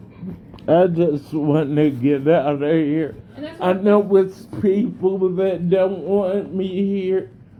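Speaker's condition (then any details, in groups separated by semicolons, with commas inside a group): Cerebellar degeneration and ataxia; slow speech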